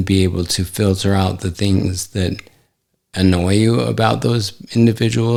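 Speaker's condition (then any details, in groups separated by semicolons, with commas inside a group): ALS; affects hand function; recently diagnosed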